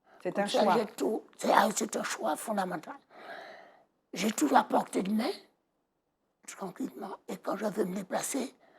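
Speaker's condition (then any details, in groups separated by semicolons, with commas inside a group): Total laryngectomy; laryngectomy after earlier illness; after surgery; voice audibly altered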